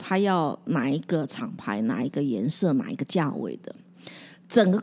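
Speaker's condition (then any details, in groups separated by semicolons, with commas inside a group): No condition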